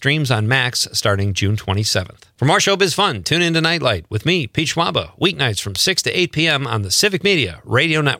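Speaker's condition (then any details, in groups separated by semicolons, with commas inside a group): No condition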